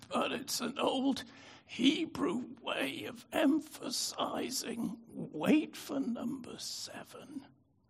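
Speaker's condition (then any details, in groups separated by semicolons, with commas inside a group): Spasmodic dystonia; brain disorder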